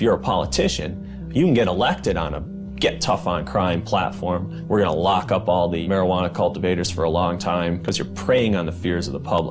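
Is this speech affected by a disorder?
No.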